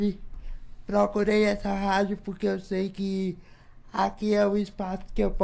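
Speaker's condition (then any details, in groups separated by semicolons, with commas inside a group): Cerebral palsy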